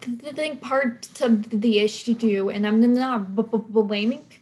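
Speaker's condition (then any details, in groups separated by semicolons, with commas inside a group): Stutter after mini-stroke; stutter since age 20, likely COVID-related mini-stroke, stroke unconfirmed on imaging, neurodeficits; speech problems began days before recording, recently hospitalized, brain fog, speech therapy suggested; word-finding problems, trouble getting words out; repeated sounds, prolonged sounds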